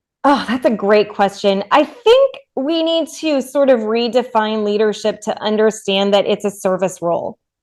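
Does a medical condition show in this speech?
No.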